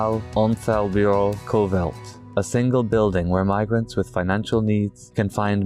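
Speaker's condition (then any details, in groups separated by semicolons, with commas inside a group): No condition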